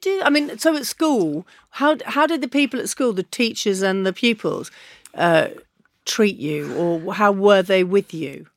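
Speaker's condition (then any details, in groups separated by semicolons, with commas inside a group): No condition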